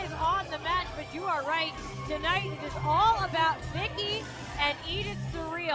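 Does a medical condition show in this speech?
No.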